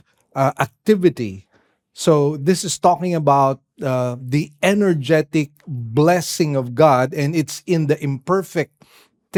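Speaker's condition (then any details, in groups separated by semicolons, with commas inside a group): No condition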